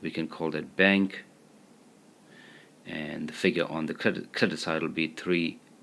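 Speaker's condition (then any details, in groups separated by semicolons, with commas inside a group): No condition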